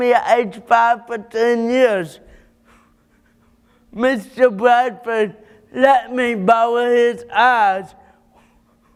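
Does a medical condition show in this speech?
Yes: cerebral palsy.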